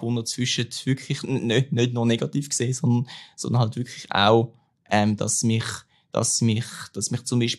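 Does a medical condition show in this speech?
Yes: stuttering; stuttering since about age 3.5, persisting, childhood self-experiments like robot-like speaking; affected in certain situations, varies better or worse, fluent when singing; here repeated sounds, repeated words.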